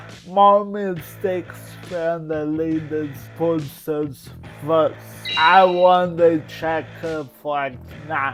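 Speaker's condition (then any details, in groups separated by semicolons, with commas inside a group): Cerebral palsy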